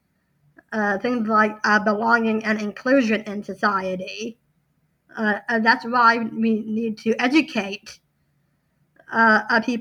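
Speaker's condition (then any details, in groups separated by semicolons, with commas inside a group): Down syndrome; congenital, since birth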